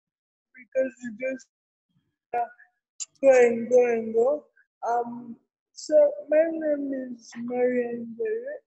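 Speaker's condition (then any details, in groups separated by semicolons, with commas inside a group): Cerebral palsy; medical negligence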